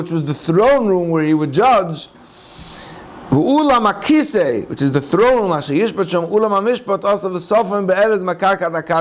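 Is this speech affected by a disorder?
No.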